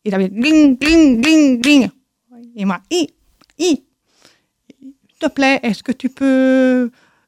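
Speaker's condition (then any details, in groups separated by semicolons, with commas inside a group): Deafness from birth; congenital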